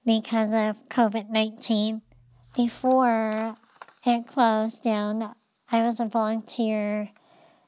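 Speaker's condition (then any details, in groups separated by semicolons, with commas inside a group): Cleft lip and palate; congenital bilateral cleft lip and palate, part of ectrodactyly ectodermal dysplasia (EEC) syndrome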